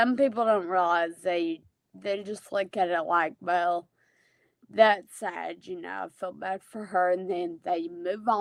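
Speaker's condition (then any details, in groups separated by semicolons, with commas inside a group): Friedreich's ataxia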